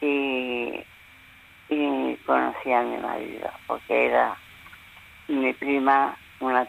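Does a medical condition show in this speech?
Yes: Parkinson's disease; lives in care home, forgets names.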